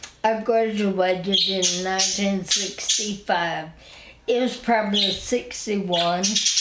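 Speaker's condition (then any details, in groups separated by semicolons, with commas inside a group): Spinal ataxia; wheelchair user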